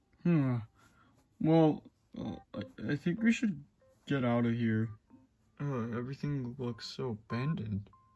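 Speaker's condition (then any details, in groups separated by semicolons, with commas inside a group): No condition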